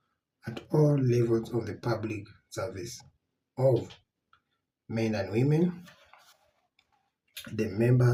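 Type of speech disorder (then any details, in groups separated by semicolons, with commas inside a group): None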